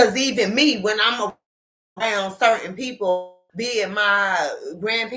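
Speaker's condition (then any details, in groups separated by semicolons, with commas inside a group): No condition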